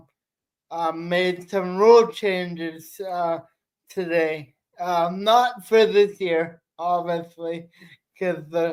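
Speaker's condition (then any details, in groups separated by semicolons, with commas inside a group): Cerebral palsy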